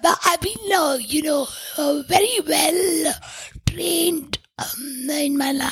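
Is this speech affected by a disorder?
Yes: tracheostomy, vocal cords permanently constricted from smoke inhalation.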